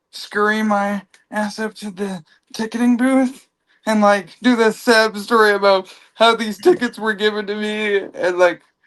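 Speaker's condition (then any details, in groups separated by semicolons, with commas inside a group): Cerebral palsy; from birth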